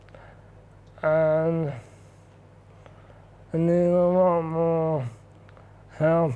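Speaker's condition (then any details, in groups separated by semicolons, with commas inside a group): Motor neurone disease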